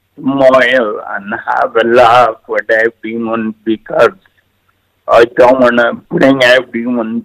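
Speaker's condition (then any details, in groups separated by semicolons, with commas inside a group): Cerebral palsy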